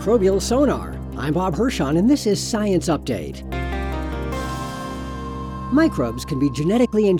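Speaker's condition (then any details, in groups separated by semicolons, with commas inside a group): No condition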